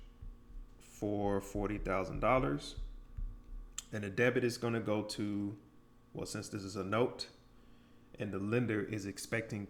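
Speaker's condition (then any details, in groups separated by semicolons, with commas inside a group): No condition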